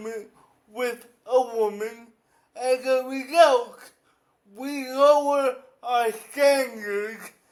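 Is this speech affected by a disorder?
Yes: cerebral palsy; affects whole body.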